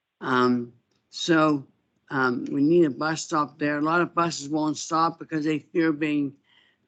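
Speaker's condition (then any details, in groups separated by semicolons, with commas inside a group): Parkinson's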